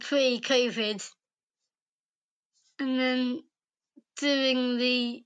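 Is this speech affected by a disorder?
Yes: Down syndrome.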